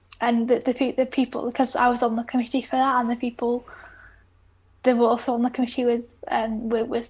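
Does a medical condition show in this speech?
Yes: stammer; from first talking, not linked to premature birth, once almost mute, therapy at 12, 17; fairly bad stammering day; mainly blocking, varies daily, hard letters and words vary, presentations hard, severe anxiety stops speech; here repeated sounds, repeated words.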